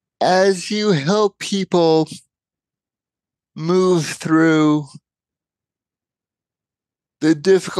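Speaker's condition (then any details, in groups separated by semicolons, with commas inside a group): Cerebral palsy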